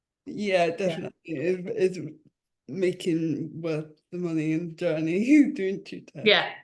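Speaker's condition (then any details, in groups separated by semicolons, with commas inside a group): Cerebral palsy and dystonia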